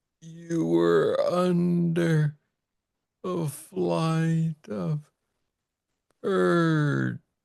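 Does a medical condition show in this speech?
Yes: Parkinson's disease; young onset.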